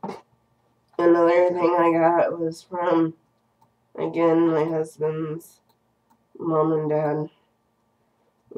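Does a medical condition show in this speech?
Yes: cerebral palsy.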